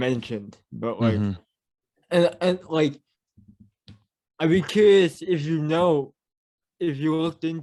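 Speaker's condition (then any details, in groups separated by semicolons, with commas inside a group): Cerebral palsy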